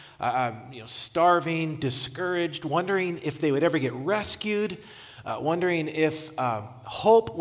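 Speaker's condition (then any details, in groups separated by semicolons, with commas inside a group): No condition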